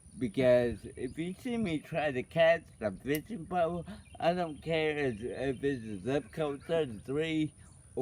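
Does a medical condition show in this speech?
Yes: cerebral palsy.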